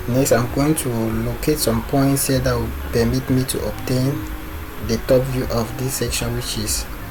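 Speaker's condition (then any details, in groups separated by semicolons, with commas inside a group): No condition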